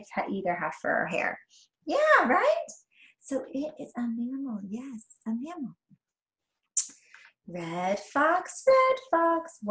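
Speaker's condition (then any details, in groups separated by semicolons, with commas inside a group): No condition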